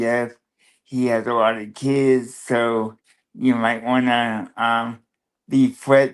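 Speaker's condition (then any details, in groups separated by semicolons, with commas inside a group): Cerebral palsy, spastic quadriplegia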